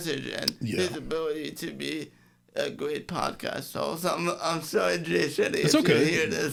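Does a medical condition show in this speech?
Yes: cerebral palsy.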